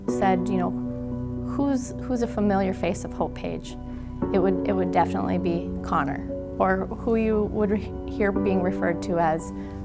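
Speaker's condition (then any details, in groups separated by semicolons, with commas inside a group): No condition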